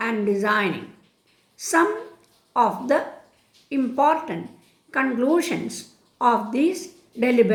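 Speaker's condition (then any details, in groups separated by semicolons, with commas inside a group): No condition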